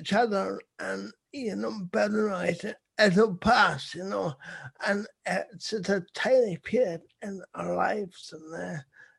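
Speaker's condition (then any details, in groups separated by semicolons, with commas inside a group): Cerebral palsy; visible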